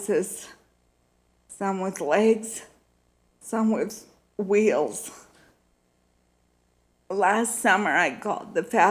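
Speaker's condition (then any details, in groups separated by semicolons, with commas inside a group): Multiple sclerosis; needs time to get voice up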